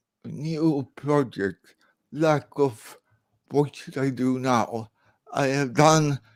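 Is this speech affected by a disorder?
Yes: cerebral palsy, severe.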